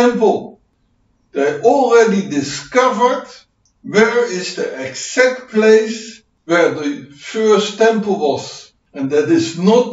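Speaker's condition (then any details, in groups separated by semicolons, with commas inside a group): No condition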